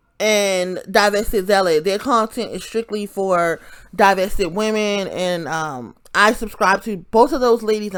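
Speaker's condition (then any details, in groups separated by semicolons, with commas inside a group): No condition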